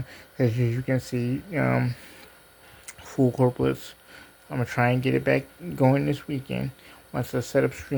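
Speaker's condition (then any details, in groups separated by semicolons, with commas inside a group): Cerebral palsy; diplegia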